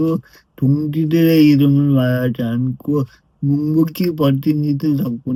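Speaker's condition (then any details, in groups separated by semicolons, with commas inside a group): Brain lesion disability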